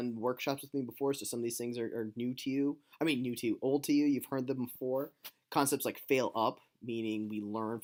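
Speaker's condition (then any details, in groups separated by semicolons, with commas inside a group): No condition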